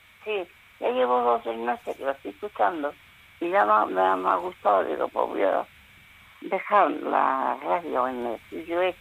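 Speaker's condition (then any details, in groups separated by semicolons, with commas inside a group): Parkinson's disease; lives in care home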